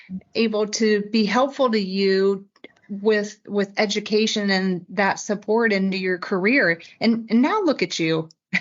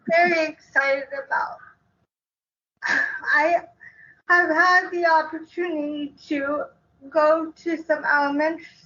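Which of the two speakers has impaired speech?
The second: cerebral palsy; congenital, prenatal car accident, uses wheelchair.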